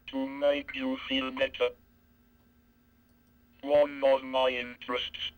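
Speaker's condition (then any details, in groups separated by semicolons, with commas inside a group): Cerebral palsy, speech-generating device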